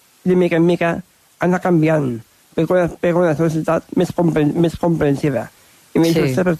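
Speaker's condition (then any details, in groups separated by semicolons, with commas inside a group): Down syndrome; different learning pace; age 30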